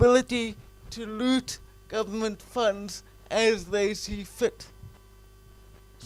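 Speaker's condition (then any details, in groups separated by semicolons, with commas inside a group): Cerebral palsy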